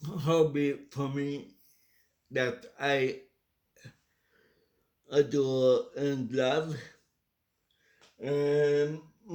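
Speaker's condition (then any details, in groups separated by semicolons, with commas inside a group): Cerebral palsy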